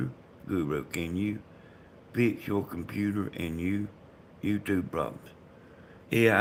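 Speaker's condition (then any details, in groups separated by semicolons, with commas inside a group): Brain bleed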